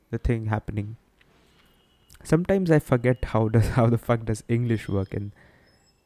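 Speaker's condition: No condition

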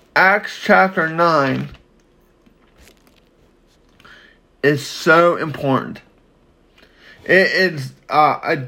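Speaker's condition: Cerebral palsy

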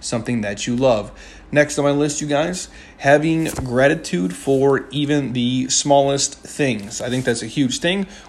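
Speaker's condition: No condition

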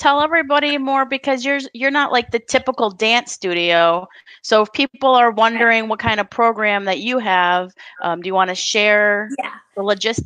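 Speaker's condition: No condition

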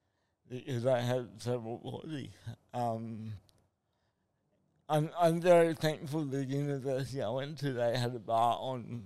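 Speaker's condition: Spastic cerebral palsy; spastic type from birth

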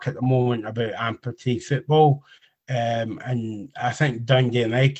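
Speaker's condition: Cerebral palsy

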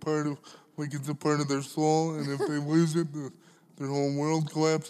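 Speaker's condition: Cerebral palsy; cannot stand unaided, needs others holding upright, urinates seated into bottle, medical cannabis card in Canada; smokes a lot of cannabis

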